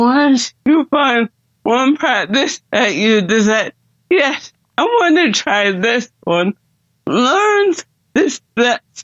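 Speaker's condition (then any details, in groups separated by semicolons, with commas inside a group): Cerebral palsy; present from birth; uses AAC device when speech muscles tire; hard to understand, speaking tires muscles, high effort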